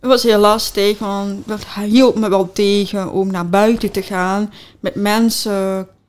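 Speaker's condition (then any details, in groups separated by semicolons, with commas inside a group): Deafness with cochlear implant; congenital, implant from age two, magnet in head, cochlear electrodes, once robotic sound, pain, stopped use; speech therapy to practise speech, says speaks very well now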